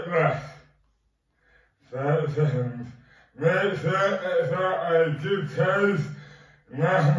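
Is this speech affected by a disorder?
Yes: dystonia.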